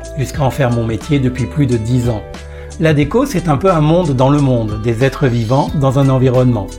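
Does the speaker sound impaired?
No.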